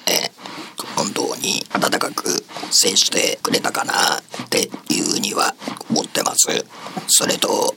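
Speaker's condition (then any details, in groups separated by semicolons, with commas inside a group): Laryngectomy, esophageal speech; 5 cm cervical esophageal cancer at esophageal entrance behind vocal cords, recurred after two years, larynx removed, reoperation; learned at 銀齢会 voice class, attended two and a half years; voice lost with larynx removal, single words came after a while, improves with practice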